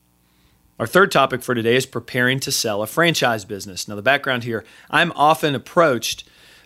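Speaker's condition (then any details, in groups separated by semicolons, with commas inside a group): No condition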